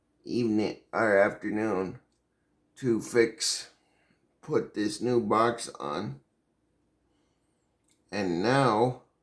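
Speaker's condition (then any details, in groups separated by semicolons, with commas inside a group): Cerebral palsy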